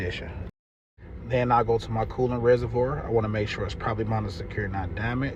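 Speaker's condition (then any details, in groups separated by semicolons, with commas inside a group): No condition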